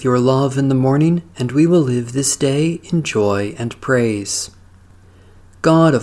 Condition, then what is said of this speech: No condition.